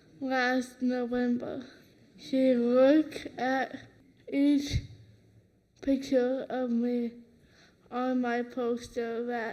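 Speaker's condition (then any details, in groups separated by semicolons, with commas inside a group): Cerebral palsy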